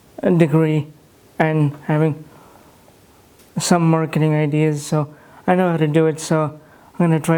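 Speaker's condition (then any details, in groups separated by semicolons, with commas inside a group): Cerebral palsy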